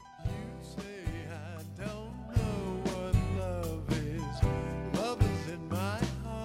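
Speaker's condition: No condition

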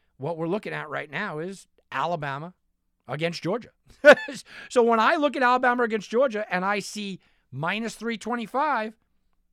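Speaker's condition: No condition

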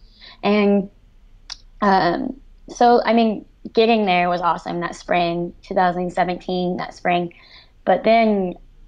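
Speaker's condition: Cleft lip and palate; severe congenital cleft lip and palate, 23 surgeries by 17, ischemic stroke at 18, post-stroke seizures; after stroke unable to speak, write or converse, dyslexia, speech pathologist and cognitive therapy, speech regained

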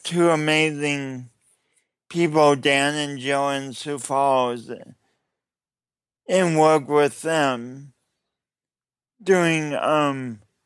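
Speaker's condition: Cerebral palsy; adult, regular yoga practice for about 7 years, coordination difficulties

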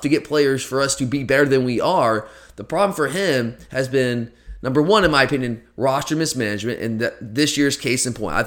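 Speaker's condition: No condition

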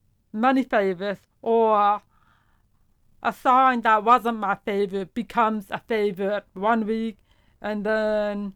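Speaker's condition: Profound deafness; hears vowels but not consonants

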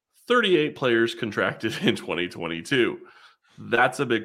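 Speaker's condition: No condition

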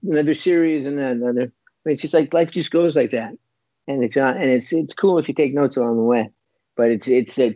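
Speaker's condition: Parkinson's disease; long-standing, spinal tumor threatening paralysis removed by Dr. Fedor at Johns Hopkins, Baltimore, broken arm

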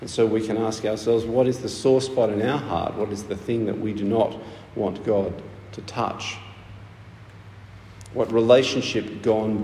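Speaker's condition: No condition

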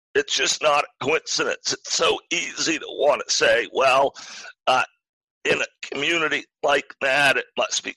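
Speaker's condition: Spasmodic dysphonia; voice weakened, could not use voice at first

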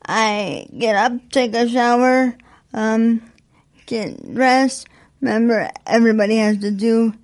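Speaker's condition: Spastic quadriplegic cerebral palsy, severe; lack of brain oxygen at birth, born 3 months premature, birth weight 1 pound 14 ounces, all muscles very tight; age 36, aging with spasticity difficult, has therapist team; tightness audible in voice, attributed to excitement, able to talk unlike many with severe CP

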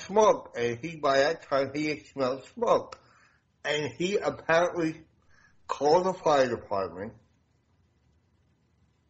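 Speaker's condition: Damaged voice box; self-conscious about voice

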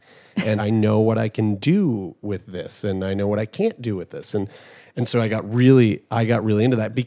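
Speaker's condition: No condition

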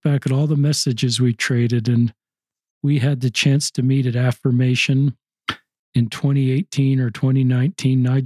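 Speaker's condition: No condition

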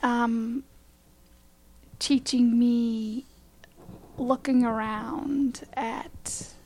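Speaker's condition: Aphasia; hospital in Michigan aware of aphasia; draws numbers and letters on leg to compensate during eye exams

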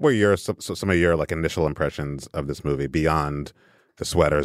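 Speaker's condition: No condition

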